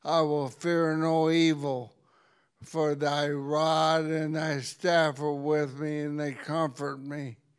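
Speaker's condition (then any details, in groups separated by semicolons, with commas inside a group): ALS; progressive neurodegenerative motor disease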